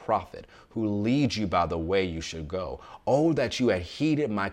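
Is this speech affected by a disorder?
No.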